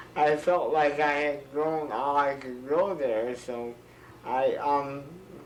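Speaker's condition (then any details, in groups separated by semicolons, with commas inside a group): Cerebral palsy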